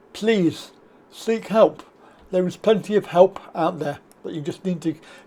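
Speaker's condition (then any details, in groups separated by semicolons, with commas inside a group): Cerebral palsy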